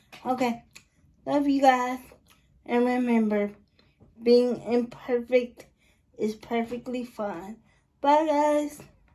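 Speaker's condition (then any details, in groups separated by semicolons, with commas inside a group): Cerebral palsy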